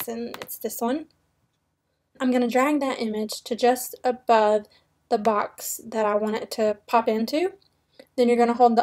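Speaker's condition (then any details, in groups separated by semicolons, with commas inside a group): No condition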